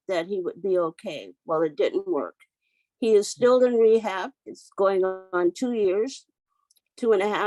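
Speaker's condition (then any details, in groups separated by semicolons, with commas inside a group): No condition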